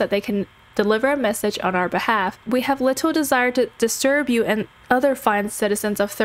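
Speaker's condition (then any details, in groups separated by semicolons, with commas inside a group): No condition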